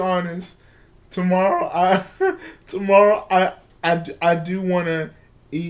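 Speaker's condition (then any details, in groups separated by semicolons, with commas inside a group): Cerebral palsy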